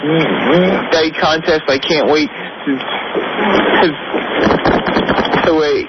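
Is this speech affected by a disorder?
Yes: stuttering; calling in by phone; stuttered speech; here repeated sounds, prolonged sounds.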